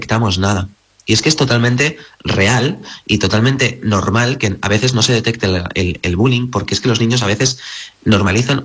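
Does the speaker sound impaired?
No.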